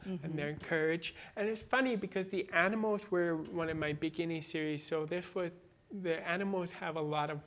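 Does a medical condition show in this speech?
Yes: born deaf, cochlear implant, congenital; taught American Sign Language.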